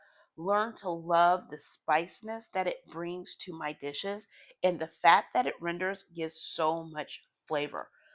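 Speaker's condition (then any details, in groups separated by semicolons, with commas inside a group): No condition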